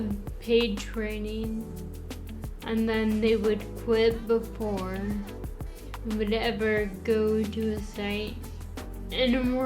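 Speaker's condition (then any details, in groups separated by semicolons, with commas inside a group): Friedreich's ataxia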